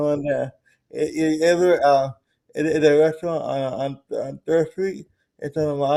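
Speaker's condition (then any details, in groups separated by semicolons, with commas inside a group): Cerebral palsy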